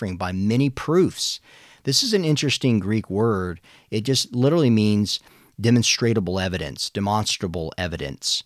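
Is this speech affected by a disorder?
No.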